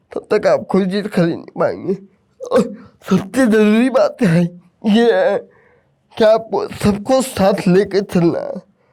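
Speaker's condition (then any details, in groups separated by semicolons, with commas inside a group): Cerebral palsy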